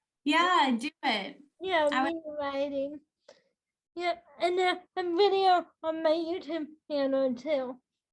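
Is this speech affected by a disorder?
Yes: cerebral palsy.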